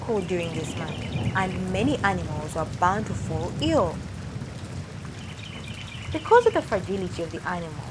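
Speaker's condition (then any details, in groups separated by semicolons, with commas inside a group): No condition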